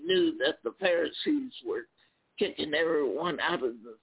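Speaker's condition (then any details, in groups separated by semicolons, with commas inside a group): Spasmodic dysphonia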